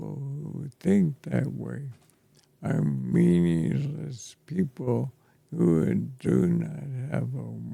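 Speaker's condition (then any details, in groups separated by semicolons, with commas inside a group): ALS; affects chest and throat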